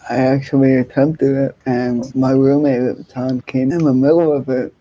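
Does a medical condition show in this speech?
Yes: cerebral palsy, hemiplegia; speech impediment, had to step up speech.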